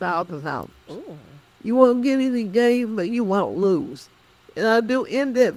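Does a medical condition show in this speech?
Yes: cerebral palsy; speech affected, cognition intact; employers reluctant to hire because of speech.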